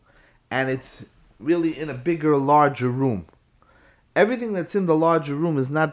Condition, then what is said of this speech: None; typical speech.